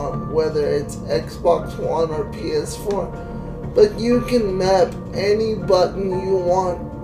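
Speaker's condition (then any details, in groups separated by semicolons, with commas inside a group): Cerebral palsy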